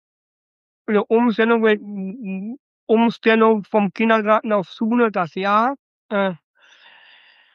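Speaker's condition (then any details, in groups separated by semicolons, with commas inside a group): Down syndrome (trisomy 21); age 26, some limitations mentioned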